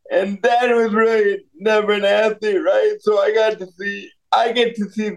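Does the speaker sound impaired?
Yes: cerebral palsy; congenital, born prematurely at 29 weeks, diagnosed within weeks, brain-muscle disconnect, worse lower in body, walks with walker.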